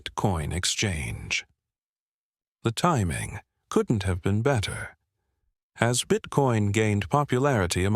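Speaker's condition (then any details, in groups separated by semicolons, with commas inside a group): No condition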